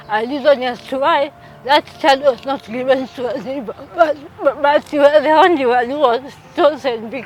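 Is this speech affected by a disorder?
Yes: cerebral palsy; from birth.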